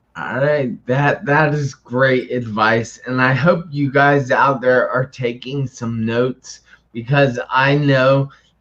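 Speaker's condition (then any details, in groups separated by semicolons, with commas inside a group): Traumatic brain injury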